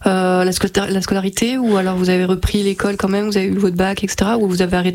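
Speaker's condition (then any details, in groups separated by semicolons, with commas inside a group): No condition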